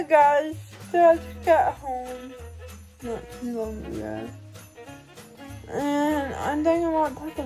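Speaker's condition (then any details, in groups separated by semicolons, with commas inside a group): Cerebral palsy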